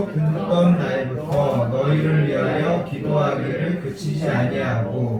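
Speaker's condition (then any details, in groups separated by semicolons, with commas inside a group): No condition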